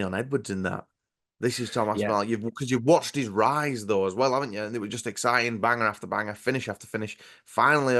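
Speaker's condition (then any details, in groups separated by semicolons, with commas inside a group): No condition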